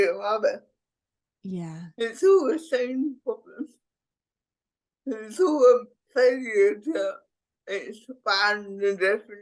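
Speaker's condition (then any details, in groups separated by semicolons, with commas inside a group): Cerebral palsy; speech impediment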